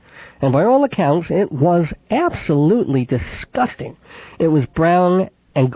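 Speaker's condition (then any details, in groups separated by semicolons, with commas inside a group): Cleft palate with lisp; could not nurse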